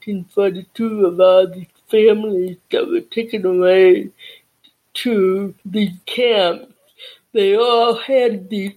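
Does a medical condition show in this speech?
Yes: deafness.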